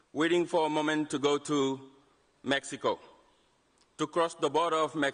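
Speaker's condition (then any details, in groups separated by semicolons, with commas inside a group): No condition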